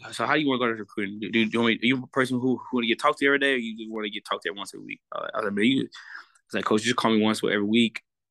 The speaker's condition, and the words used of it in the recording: Stuttering. Like I, I, I have stuttering problems. Might not be as bad as I used to be, but I have stuttering problems.